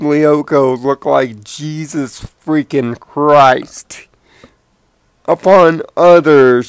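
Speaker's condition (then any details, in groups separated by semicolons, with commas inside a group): Cerebral palsy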